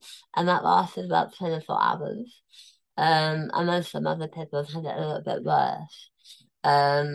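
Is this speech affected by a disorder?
Yes: tongue cancer, near-total glossectomy; stage 4 tongue cancer, near-total tongue removal, 5 millimeters left, temporary tracheostomy, immunotherapy around surgery; cancer free, eats liquid and pureed foods.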